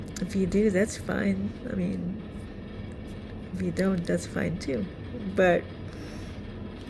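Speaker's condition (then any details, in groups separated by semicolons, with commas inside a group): Cerebral palsy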